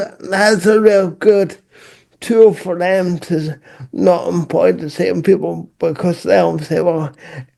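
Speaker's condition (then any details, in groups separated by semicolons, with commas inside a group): Cerebral palsy; walking always difficult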